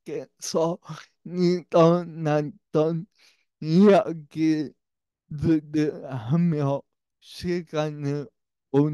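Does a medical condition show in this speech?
Yes: brain lesion disability.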